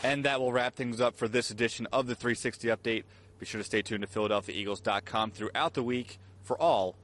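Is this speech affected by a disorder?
No.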